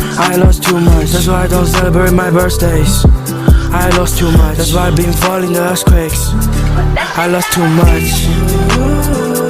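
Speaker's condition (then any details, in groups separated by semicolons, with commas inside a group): No condition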